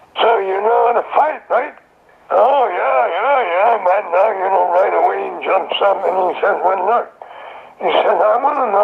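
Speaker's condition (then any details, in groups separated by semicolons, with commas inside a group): Throat cancer; survivor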